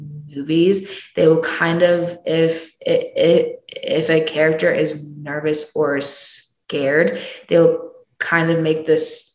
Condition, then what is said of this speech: Stuttering. Because I know for me, I feel pretty confident in my speech abilities, even though I do stutter.